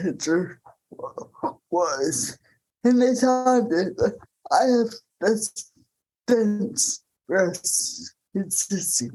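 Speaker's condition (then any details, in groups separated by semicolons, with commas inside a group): Cerebral palsy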